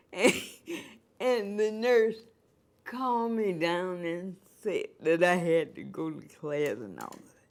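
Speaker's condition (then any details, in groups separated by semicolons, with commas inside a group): Cerebral palsy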